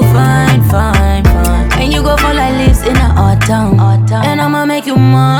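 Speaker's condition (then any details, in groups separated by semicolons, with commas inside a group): No condition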